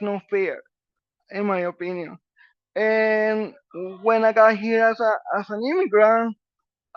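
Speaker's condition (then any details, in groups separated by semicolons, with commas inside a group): Cerebral palsy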